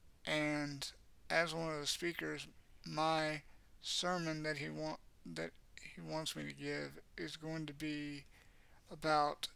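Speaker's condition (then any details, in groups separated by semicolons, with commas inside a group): Cerebral palsy; has had speech therapy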